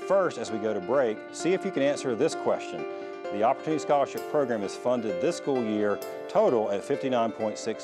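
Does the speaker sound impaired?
No.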